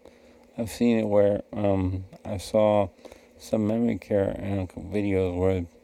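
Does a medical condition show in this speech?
Yes: cerebral palsy; released from pediatric care, past therapy including occupational therapy; no longer in therapy, no surgery needed; never needed speech therapy.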